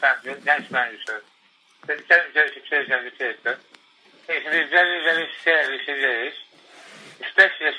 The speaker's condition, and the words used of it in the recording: Tongue cancer surgery. Unfortunately, my speech has made it harder and harder after they removed my tongue.